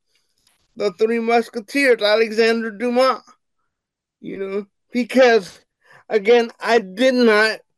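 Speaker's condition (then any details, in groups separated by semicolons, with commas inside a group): Cerebral palsy; wheelchair bound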